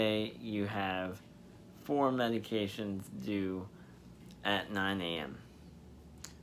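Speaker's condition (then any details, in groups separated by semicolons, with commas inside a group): Cerebral palsy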